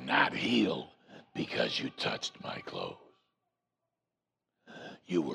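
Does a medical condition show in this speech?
Yes: voice box removal needed; expects R2-D2-like voice after removal.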